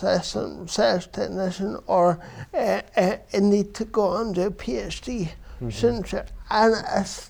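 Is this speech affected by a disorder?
Yes: cerebral palsy; affects verbal speech.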